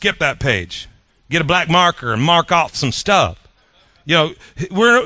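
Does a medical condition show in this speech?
No.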